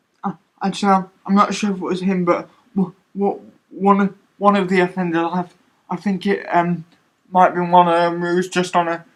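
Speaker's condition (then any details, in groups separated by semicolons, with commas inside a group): Cerebral palsy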